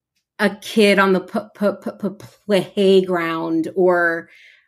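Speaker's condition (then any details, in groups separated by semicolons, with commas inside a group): Stuttering; formerly preoccupied with which words would be easier to say; repeated sounds, prolonged sounds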